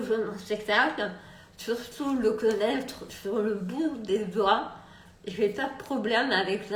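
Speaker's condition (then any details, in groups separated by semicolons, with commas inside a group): Multiple sclerosis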